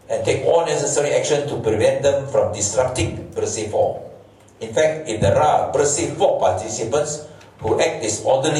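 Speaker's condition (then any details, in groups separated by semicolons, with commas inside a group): No condition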